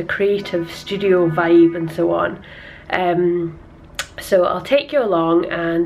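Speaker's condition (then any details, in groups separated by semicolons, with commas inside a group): No condition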